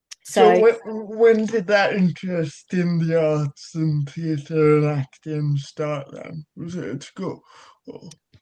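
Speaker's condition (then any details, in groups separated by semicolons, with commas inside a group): Cerebral palsy; childhood surgery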